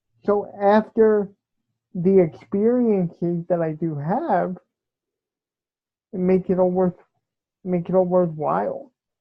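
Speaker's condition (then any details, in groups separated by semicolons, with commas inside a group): Cerebral palsy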